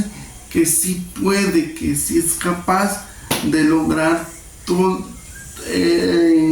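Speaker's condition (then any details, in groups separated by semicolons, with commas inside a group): Cerebral palsy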